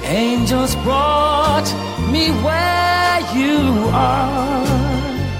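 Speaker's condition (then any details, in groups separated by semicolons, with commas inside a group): No condition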